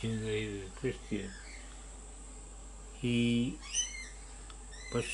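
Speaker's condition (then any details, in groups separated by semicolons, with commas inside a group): Parkinson's disease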